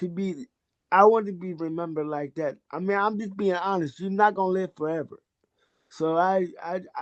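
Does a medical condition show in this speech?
Yes: cerebral palsy.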